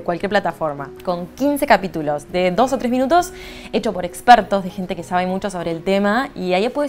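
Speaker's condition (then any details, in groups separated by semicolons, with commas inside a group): No condition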